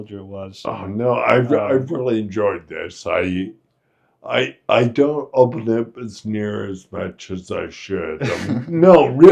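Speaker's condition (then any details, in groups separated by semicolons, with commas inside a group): Friedreich's ataxia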